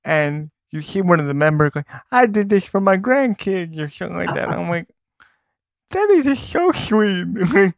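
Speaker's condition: Cerebral palsy; not a smooth

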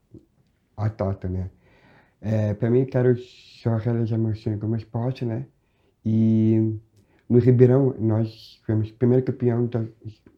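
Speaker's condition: Down syndrome; trisomy 21, 47 chromosomes, present from birth, 26 years old

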